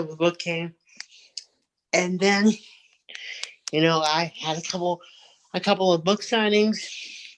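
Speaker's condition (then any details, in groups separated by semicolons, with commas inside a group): Cerebral palsy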